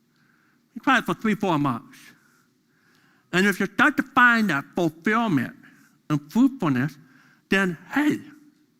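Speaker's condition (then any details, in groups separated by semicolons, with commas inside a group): Deafness; deaf during school years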